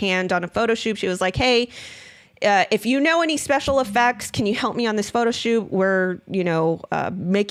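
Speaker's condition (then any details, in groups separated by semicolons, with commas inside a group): No condition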